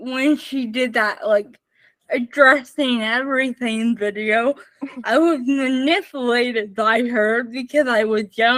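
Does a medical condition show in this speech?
Yes: spastic cerebral palsy, mixed.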